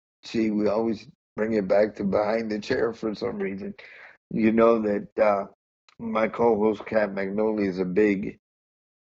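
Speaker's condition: Cerebral palsy; poor sitting balance

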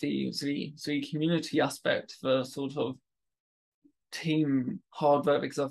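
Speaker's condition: Stammer; mild; voice itself unaffected, swaps words for stammer friendly words; repeated sounds, prolonged sounds

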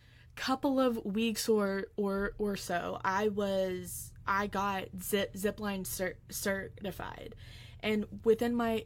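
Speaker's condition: Stuttering; many fears about speaking; repeated sounds, prolonged sounds

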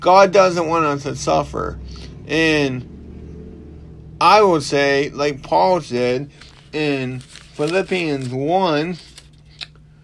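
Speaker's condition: Cerebral palsy; ongoing, not healed

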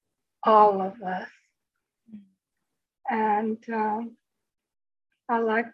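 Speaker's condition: Speech impediment; speech impediment after stroke

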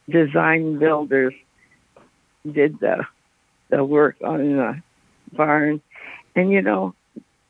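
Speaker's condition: Parkinson's; recent onset

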